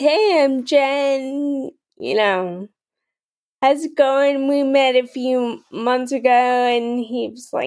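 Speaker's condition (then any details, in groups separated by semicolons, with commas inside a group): Friedreich's ataxia, mild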